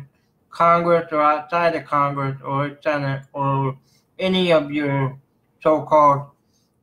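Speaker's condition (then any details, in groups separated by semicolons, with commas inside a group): Cerebral palsy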